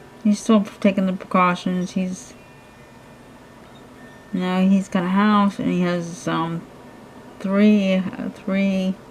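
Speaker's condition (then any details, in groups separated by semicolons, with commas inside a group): Cerebral palsy; hands affected, shaking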